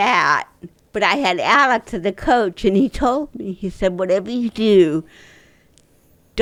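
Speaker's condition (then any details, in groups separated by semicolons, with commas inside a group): Cerebral palsy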